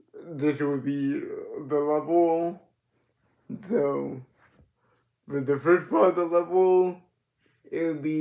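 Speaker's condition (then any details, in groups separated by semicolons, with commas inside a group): Cerebral palsy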